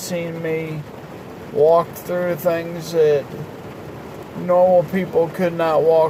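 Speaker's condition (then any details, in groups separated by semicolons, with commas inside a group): Multiple sclerosis, progressive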